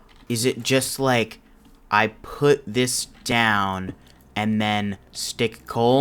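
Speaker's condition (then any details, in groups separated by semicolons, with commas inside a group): No condition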